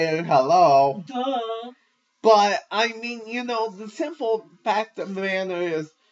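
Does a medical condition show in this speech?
Yes: cerebral palsy.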